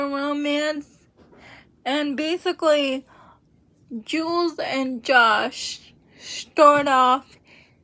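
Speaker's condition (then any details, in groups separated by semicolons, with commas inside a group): Cerebral palsy; uses wheelchair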